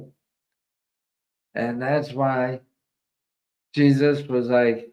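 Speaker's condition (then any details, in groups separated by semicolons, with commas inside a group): ALS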